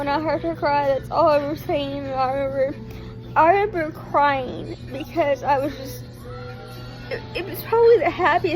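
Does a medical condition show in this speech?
Yes: cerebral palsy.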